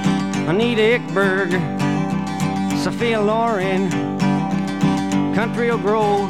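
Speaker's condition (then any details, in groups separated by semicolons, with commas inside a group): No condition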